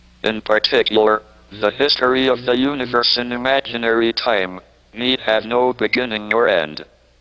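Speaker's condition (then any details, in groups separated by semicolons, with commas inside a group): ALS, speech-generating device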